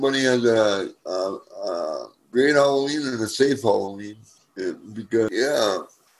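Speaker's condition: Cerebral palsy; present from birth, uses wheelchair for mobility, cannot climb stairs, jumps when startled

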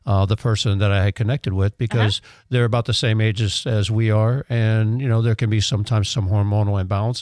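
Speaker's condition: No condition

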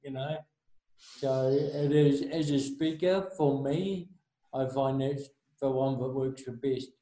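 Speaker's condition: Cerebral palsy; from birth

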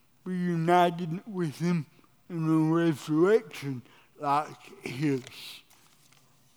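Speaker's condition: Cerebral palsy

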